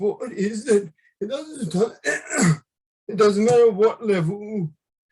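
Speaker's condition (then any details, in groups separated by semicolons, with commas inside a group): Left hemiplegia; left-sided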